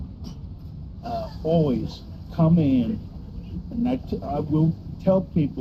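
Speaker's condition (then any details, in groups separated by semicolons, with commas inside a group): Cerebral palsy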